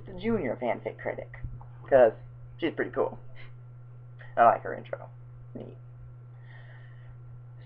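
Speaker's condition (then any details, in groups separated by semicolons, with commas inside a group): No condition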